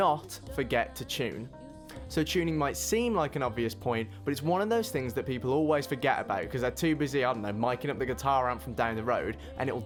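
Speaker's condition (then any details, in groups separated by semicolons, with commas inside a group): No condition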